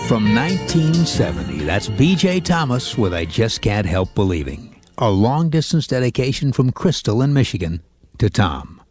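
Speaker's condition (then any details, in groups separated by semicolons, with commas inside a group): No condition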